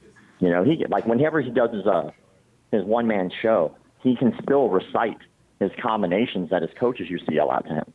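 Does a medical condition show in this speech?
Yes: cleft palate; congenital.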